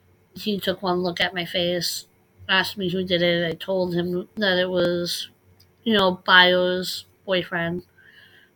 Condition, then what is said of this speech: Cleft palate. All you're going to hear is me, like, wheezing or breathing heavy.